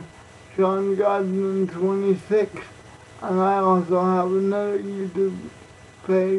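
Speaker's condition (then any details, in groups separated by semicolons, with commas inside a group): Cerebral palsy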